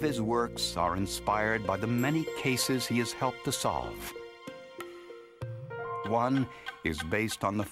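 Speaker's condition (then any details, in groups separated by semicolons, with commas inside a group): No condition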